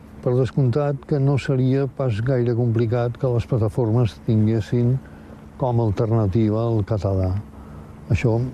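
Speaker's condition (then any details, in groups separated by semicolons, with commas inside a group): Parkinson's disease; progressive Parkinson's disease, about 15 years by time of death; mild by own account, progressively worsening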